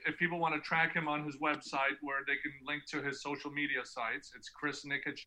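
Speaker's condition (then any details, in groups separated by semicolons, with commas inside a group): No condition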